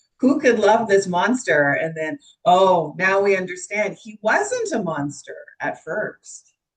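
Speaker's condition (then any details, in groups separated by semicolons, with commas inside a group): No condition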